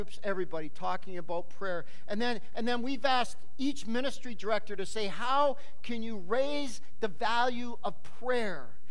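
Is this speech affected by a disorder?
No.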